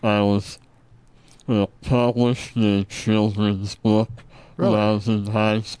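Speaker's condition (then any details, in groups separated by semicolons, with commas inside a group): Treacher Collins syndrome; congenital genetic, no ears or ear canals, no eye sockets or cheekbones, jaw deformities, cleft palate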